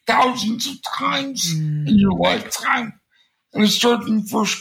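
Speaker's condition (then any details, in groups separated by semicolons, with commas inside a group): Cerebral palsy; congenital, since birth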